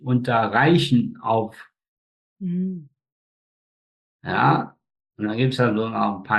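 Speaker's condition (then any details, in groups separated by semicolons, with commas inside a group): Spastic tetraparesis; all four limbs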